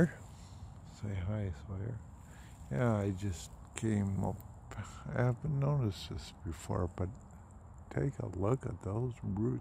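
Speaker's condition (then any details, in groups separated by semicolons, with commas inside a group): Ataxia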